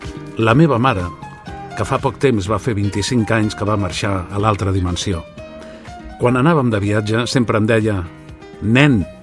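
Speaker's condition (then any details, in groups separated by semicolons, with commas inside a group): No condition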